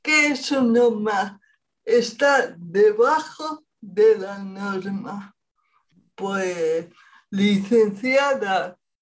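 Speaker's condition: Cerebral palsy; present at least 40 years

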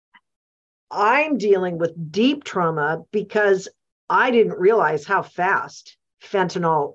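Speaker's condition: No condition

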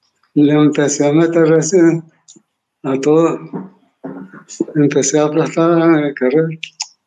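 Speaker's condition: Parkinson's disease; 23 years since onset

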